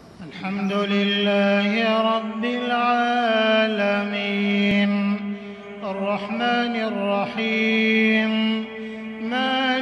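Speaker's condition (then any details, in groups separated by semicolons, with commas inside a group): No condition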